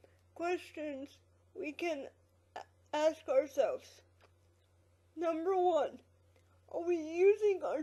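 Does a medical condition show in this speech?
Yes: quadriplegic cerebral palsy.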